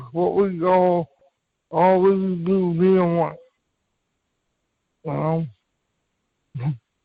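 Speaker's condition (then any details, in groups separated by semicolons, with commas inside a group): Cerebral palsy; from birth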